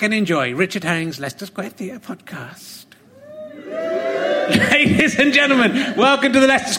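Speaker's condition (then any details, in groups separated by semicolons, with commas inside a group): No condition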